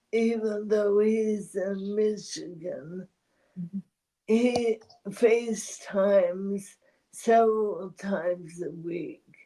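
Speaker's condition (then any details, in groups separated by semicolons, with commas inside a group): ALS; voice strains with talking, needs voice rest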